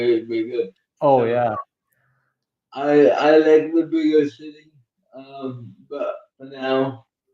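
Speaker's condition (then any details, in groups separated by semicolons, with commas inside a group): Cerebral palsy; uses one hand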